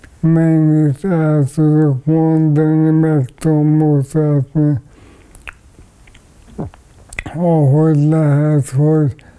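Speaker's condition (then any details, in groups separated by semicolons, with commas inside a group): ALS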